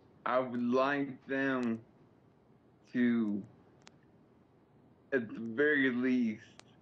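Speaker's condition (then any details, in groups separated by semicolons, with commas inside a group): Slurred speech after coma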